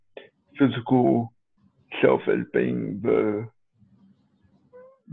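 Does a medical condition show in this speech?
Yes: cerebral palsy.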